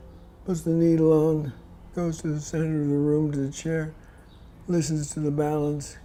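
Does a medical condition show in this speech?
Yes: Parkinson's disease.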